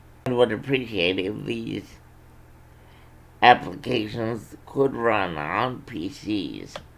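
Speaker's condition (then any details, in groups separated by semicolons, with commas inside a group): Cerebral palsy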